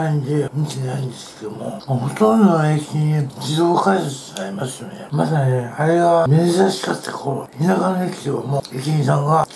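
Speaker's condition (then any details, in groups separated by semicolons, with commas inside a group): Tongue cancer surgery; eating normally again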